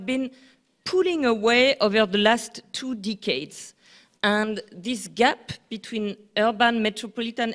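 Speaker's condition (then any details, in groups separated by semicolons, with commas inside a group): No condition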